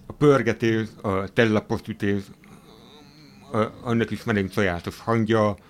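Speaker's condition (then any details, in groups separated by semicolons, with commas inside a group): Hearing impairment; hard of hearing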